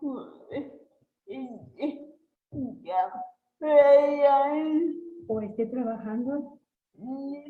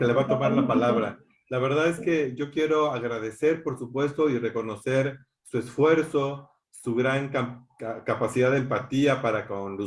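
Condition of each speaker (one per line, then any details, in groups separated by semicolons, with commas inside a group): Cerebral palsy; since birth
No condition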